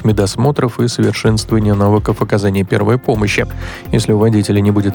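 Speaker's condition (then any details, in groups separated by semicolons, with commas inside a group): No condition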